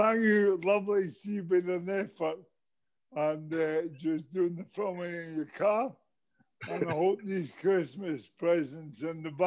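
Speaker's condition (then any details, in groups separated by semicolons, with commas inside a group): MND; terminal, whole body affected, muscle wastage; diagnosed four years ago; speaks well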